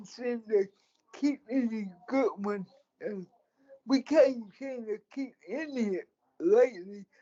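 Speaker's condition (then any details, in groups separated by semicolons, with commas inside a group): Cerebral palsy; speech affected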